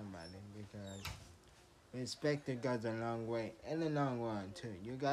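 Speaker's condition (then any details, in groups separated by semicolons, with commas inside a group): Traumatic brain injury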